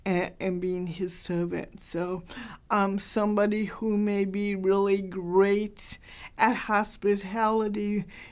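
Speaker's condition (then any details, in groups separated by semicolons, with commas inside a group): Cerebral palsy, mild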